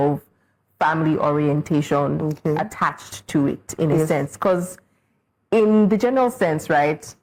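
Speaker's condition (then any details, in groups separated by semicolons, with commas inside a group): No condition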